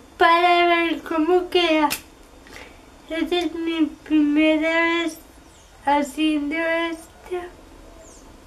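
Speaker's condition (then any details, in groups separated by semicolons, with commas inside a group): Cerebral palsy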